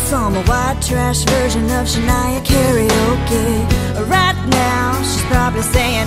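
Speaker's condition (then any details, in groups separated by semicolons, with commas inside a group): No condition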